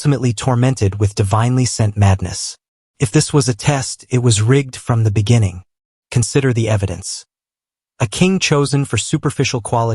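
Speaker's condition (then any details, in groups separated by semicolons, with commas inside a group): No condition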